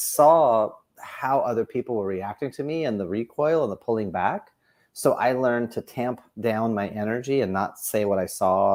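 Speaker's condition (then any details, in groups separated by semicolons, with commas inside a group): No condition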